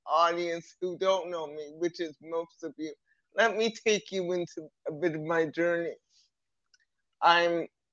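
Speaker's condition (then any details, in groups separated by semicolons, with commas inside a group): Cerebral palsy; present from birth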